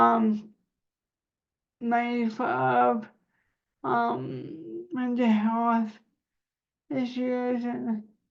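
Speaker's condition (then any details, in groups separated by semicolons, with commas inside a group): Cerebral palsy; spasticity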